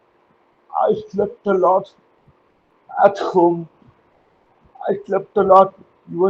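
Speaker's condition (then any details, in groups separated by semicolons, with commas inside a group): Cerebral palsy; significantly reduced speech clarity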